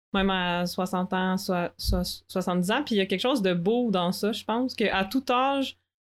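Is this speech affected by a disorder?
Yes: stuttering; stuttering since at least Cégep years; sees speech-language pathologist Mélanie Bernier in Québec; sometimes told at Toastmasters club of stuttering more; here repeated sounds.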